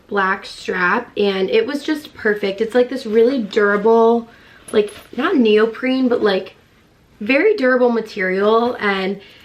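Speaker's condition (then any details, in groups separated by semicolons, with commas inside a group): No condition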